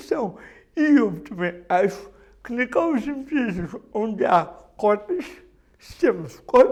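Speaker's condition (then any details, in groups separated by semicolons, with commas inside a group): Cerebral palsy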